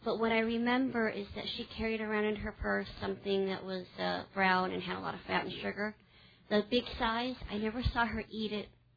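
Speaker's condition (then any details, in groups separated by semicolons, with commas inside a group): Cleft palate; congenital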